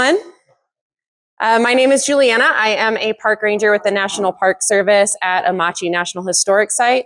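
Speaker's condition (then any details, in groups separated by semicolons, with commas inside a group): No condition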